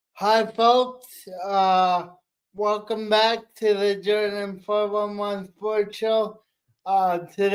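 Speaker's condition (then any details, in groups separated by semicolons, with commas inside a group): Cerebral palsy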